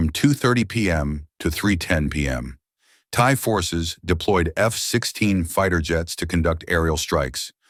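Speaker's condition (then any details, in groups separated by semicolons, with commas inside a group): No condition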